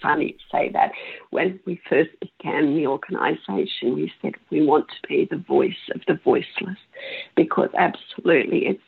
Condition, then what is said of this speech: Spasmodic dysphonia. I have strategies like actually holding my voice box while I speak.